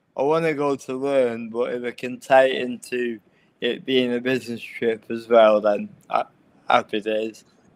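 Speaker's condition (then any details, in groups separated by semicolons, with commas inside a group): Cerebral palsy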